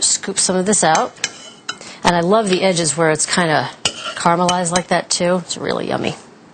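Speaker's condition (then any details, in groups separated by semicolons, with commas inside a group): No condition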